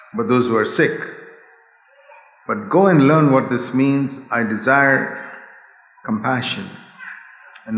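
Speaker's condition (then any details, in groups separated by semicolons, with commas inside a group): No condition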